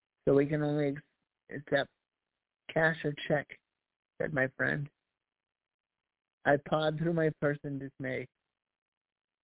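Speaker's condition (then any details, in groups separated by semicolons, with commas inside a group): Cerebral palsy; past challenges speaking up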